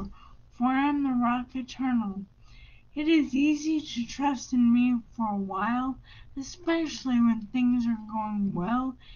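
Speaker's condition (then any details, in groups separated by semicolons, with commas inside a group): Brain injury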